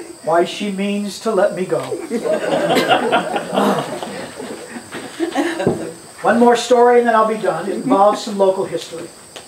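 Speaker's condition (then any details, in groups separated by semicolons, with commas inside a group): No condition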